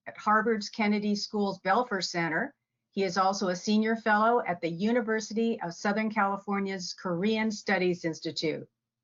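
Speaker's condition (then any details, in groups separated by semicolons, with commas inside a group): No condition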